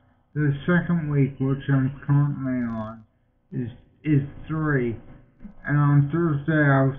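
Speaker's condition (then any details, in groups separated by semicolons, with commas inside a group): Multiple sclerosis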